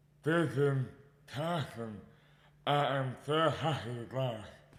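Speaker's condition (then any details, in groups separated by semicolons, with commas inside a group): Dystonia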